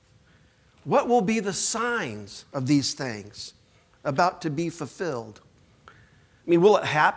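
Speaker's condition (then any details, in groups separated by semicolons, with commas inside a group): No condition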